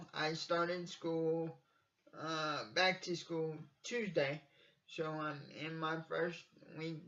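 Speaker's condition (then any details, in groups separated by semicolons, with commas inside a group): Cerebral palsy; from birth, uses wheelchair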